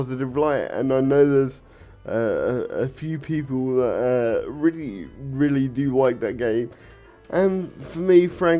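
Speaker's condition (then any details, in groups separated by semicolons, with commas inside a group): Cerebral palsy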